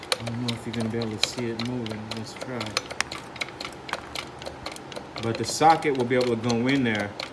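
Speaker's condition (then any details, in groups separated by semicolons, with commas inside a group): No condition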